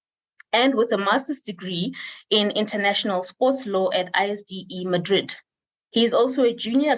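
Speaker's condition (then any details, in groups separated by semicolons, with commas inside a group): No condition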